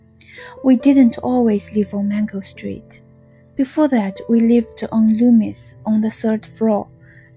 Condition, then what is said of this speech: No condition.